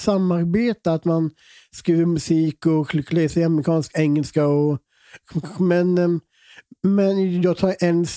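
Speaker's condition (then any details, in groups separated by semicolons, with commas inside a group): Down syndrome; present from birth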